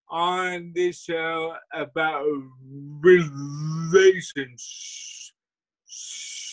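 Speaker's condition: Cerebral palsy; wheelchair user; speech impediment

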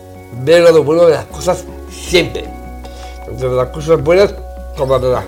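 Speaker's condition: Down syndrome; congenital, age 44

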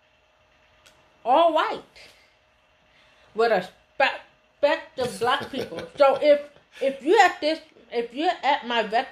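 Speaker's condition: Hearing loss; red hearing aids

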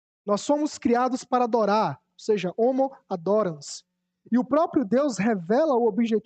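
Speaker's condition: No condition

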